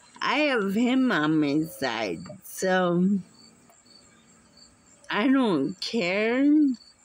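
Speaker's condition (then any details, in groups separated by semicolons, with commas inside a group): Muscular dystrophy; unable to walk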